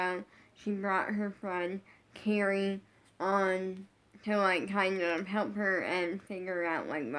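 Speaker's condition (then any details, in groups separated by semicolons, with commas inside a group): Brain injury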